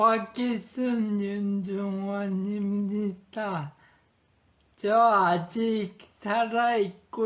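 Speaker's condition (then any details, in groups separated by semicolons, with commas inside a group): Parkinson's disease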